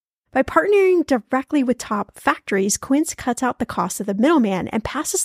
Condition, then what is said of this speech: None; typical speech.